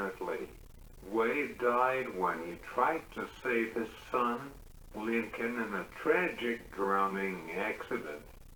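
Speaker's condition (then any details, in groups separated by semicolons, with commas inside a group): Cerebral palsy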